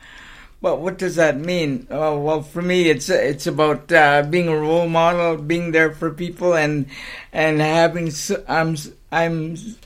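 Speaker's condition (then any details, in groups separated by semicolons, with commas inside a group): Cerebral palsy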